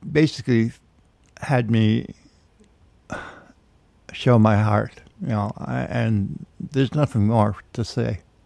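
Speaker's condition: Parkinson's disease; man aged 73

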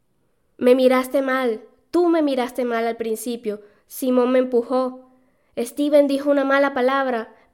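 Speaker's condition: No condition

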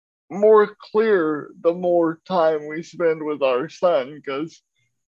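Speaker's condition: Cerebral palsy; uses a wheelchair, moves at a slow pace

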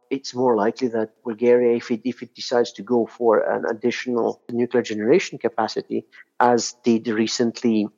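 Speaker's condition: No condition

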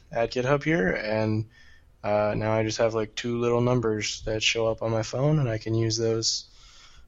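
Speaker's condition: No condition

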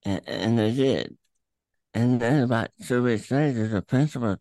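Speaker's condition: Throat cancer; chemo

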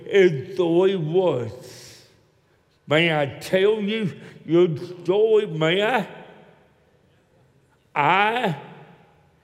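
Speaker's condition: Cerebral palsy; walks with limp

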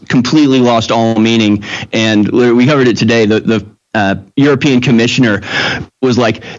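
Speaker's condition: No condition

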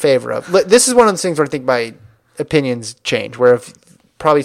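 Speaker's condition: No condition

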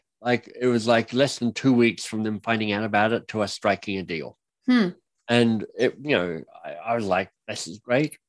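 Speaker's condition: Cleft lip and palate; surgery as a child

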